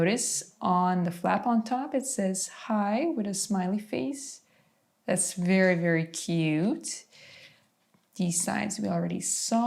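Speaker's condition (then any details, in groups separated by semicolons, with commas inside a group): No condition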